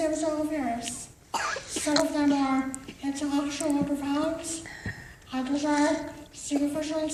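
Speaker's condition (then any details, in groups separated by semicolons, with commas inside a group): Cerebral palsy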